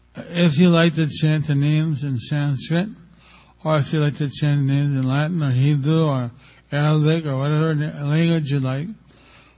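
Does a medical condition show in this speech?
Yes: stroke with facial paralysis; listeners need to give attention.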